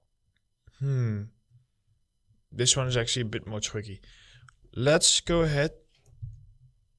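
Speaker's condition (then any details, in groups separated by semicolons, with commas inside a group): No condition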